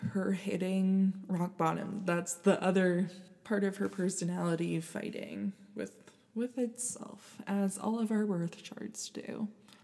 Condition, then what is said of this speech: No condition.